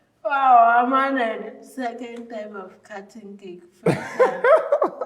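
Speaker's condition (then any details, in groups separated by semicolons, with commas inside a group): Cerebral palsy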